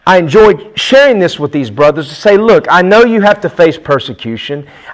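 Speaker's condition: No condition

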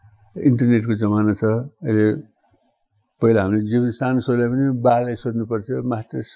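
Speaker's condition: Parkinson's disease; elderly

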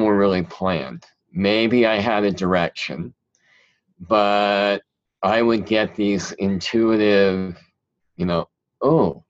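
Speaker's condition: Cleft palate; present since childhood

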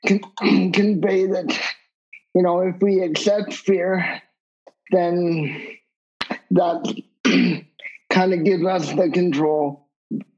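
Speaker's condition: Cerebral palsy; wheelchair user

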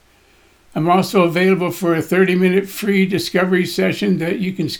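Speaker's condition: Parkinson's disease; voice shakes, body shakes

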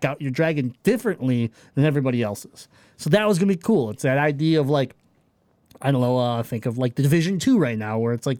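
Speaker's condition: Cleft palate; time spent in children's hospital

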